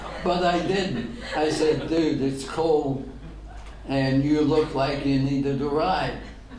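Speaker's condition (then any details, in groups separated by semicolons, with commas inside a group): ALS; degenerative; diagnosed ten years ago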